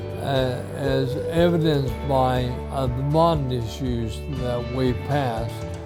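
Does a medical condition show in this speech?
Yes: ALS; few months since diagnosis.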